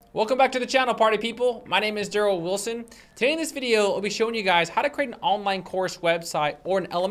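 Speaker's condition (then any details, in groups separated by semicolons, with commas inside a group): No condition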